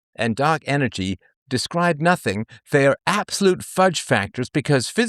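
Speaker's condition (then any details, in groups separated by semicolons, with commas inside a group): No condition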